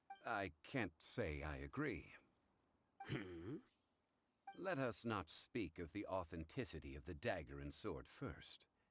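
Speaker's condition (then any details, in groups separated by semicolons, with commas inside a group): No condition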